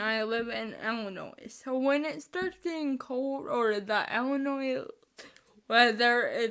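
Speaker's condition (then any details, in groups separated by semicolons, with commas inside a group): Spastic cerebral palsy, mixed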